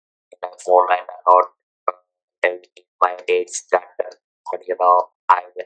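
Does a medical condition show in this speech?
Yes: throat cancer, electrolarynx user.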